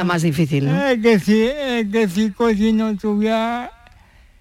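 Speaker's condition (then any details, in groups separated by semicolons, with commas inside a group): Cerebral palsy; since birth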